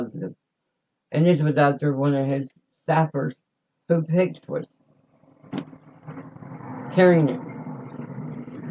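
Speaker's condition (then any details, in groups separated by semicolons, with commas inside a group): Cerebral palsy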